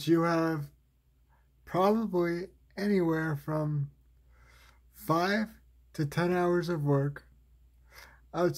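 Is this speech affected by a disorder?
Yes: cerebral palsy, spastic.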